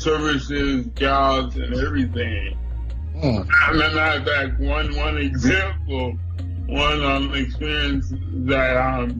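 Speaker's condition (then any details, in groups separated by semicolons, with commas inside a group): Cerebral palsy; no ambulance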